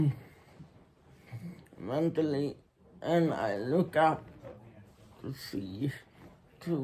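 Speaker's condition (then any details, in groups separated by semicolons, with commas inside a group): Muscular Parkinson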